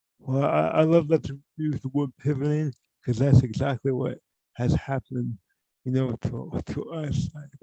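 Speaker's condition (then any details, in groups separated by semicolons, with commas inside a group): Cerebral palsy; from birth, poor hand use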